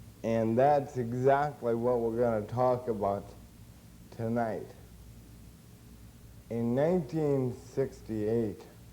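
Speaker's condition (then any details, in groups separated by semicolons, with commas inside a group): Cerebral palsy; since birth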